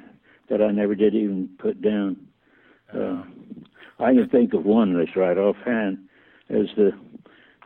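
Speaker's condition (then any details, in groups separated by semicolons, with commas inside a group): Parkinson's; slowly progressive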